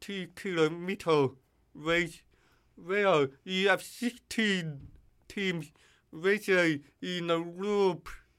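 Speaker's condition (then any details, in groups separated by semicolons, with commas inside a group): Hearing loss with cochlear implant; formerly hearing aids, water-resistant cochlear implant on ear hook, hears only nearby speakers; cannot judge own voice, distorted when yelling at high volume, relies on others' volume feedback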